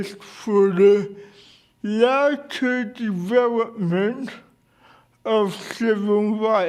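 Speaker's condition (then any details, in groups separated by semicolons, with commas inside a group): Cerebral palsy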